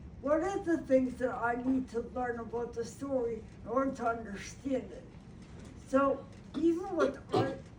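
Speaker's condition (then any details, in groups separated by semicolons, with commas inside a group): Brain injury; language and motor speech problems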